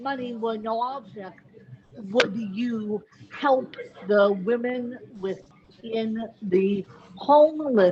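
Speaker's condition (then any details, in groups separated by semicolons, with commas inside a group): Cerebral palsy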